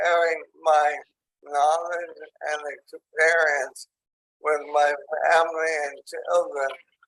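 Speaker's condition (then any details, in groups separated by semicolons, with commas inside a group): ALS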